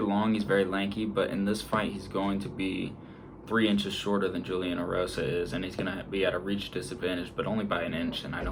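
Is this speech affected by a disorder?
No.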